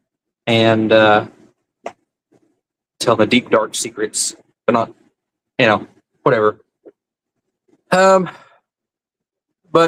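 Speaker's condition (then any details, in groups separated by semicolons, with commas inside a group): No condition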